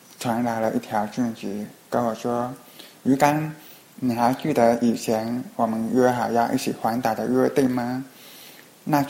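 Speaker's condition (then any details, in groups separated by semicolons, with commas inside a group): Hearing impairment; Skype video calls hard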